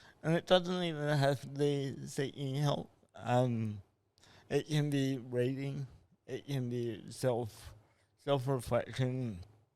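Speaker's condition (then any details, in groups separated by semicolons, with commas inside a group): Cerebral palsy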